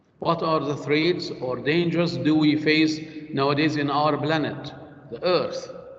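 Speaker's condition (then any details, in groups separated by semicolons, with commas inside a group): No condition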